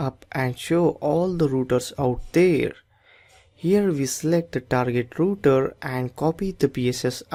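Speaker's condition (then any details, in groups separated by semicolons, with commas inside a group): No condition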